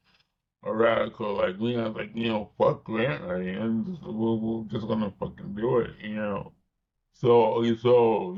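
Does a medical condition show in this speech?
Yes: cerebral palsy.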